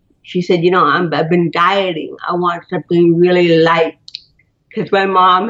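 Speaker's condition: Cerebral palsy; titanium neck limiting looking up

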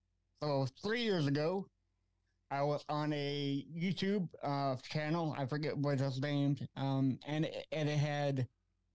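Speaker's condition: Cerebral palsy; age 43

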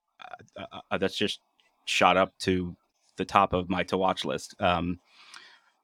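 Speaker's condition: Stutter; stutters and junk words to be left unedited in this episode; frequent stutters and junk words or phrases, at least half of editing time spent cutting them; repeated sounds, prolonged sounds

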